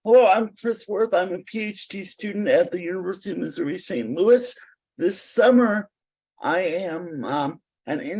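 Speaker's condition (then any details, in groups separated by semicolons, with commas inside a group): Cerebral palsy; spastic type; adaptive exercise routines, adaptive cutting devices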